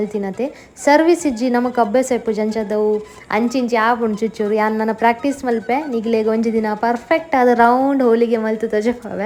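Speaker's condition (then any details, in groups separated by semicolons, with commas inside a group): No condition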